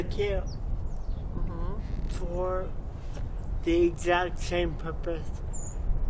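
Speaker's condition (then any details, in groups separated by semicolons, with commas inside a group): Cerebral palsy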